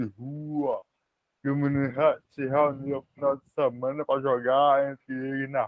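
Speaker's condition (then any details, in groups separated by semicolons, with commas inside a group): Spastic cerebral palsy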